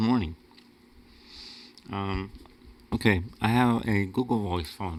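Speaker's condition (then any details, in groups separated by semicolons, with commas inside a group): Cerebral palsy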